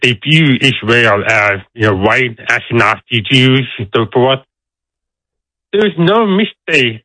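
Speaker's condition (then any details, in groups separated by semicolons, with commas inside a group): Deafness; deaf accent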